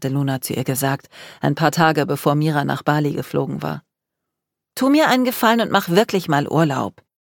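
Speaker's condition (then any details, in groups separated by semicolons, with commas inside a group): No condition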